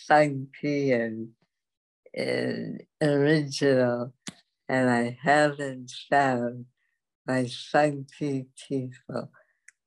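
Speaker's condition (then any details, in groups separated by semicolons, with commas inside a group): Dystonia; affects walking and speech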